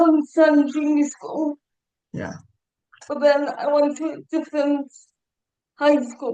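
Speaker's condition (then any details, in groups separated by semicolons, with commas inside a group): Cerebral palsy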